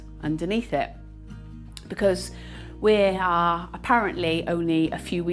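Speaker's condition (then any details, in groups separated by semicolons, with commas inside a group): No condition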